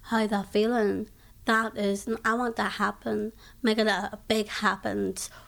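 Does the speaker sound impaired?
Yes: Down syndrome; diagnosed by doctor, early warning she might never talk or walk; early prediction she might never talk, now speaks publicly, including at UN in Geneva.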